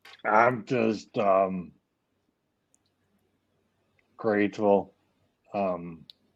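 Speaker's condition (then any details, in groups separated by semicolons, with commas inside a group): ALS; leg onset, later arm weakness; speech issues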